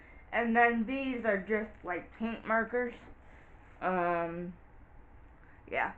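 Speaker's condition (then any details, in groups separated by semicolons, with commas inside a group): Cerebral palsy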